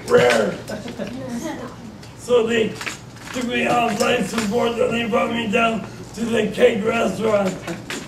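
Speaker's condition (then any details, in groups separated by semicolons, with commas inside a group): Traumatic brain injury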